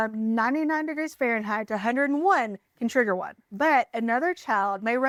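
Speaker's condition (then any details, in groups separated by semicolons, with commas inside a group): No condition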